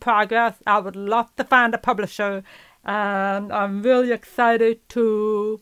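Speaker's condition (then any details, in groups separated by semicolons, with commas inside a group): Profound deafness; learned to speak with speech therapist help, therapy in elementary and high school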